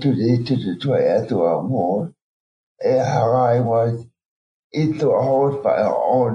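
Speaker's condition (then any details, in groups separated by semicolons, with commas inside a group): Cerebral palsy; types about 10 words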